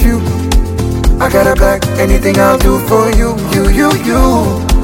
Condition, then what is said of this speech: No condition.